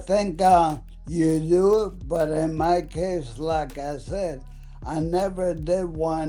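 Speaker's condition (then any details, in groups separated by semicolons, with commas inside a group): ALS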